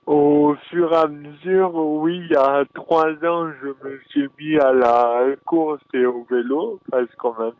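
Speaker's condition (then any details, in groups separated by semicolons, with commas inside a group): Dystonia; present since birth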